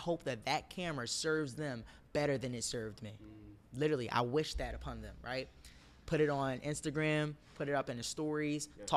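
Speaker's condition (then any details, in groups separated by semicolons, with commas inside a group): No condition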